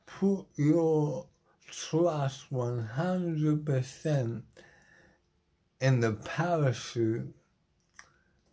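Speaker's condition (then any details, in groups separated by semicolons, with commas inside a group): Motor neuron disease; terminal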